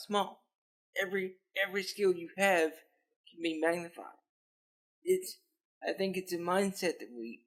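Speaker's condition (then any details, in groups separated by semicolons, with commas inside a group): Cerebral palsy; lifelong physical disability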